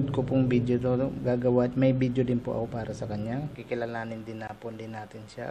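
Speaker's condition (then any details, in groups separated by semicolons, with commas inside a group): No condition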